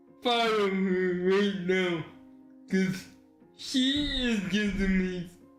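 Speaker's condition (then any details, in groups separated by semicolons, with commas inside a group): Cerebral palsy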